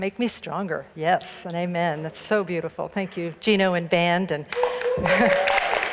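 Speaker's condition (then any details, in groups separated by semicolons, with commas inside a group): No condition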